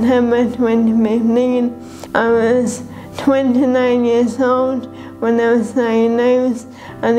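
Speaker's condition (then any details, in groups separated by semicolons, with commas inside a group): Motor neurone disease; affects walking and talking; onset age 29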